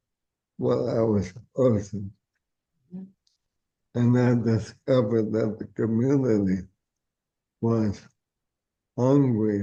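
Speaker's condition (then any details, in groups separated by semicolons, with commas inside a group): ALS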